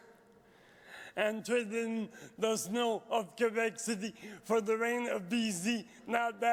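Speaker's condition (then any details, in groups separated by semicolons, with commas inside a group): Traumatic brain injury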